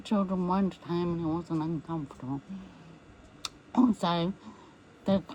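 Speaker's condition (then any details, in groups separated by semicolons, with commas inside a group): MND; voice may be difficult to understand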